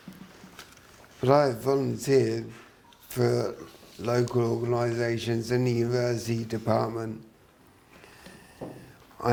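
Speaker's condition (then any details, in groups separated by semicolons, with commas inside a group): Traumatic brain injury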